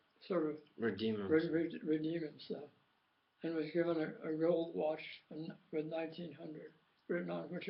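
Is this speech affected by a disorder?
Yes: tongue cancer.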